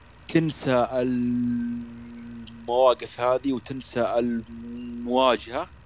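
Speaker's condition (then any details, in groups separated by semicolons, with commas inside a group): Stuttering; control program at Irada Club, then program with speech therapist, past relapses; prolonged sounds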